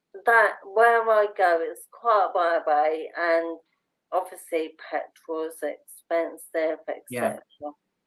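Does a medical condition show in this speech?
Yes: motor neurone disease; bulbar onset.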